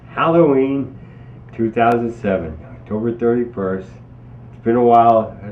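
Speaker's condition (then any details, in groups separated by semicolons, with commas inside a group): ALS; onset in arms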